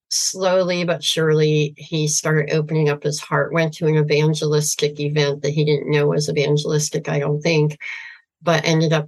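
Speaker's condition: Severe cleft palate, cleft lip and palate

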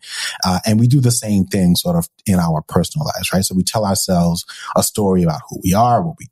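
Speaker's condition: No condition

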